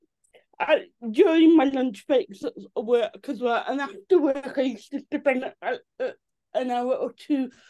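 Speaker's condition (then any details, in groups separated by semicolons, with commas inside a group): Cerebral palsy; from birth, affects limbs and neck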